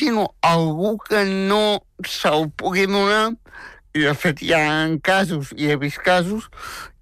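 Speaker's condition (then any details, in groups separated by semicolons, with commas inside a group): Spastic tetraplegic cerebral palsy; from birth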